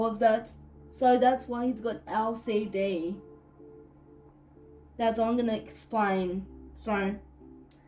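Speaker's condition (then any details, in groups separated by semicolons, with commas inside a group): Cerebral palsy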